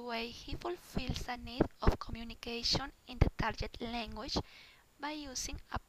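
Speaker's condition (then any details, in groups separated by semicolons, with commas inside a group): No condition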